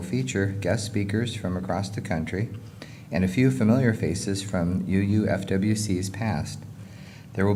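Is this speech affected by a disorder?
No.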